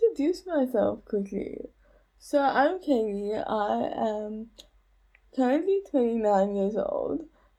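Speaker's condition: Cerebral palsy; age 29

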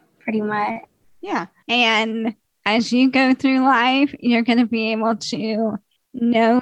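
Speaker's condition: ALS; no cure

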